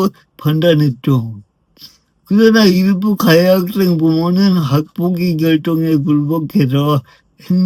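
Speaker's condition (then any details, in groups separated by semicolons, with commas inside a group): Brain lesion disability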